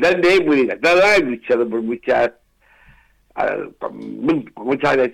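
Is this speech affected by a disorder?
Yes: Down syndrome.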